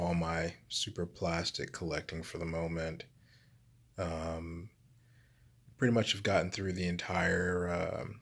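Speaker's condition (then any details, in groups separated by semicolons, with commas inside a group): No condition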